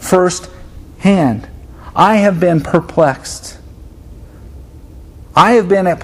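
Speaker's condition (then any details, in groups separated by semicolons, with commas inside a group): No condition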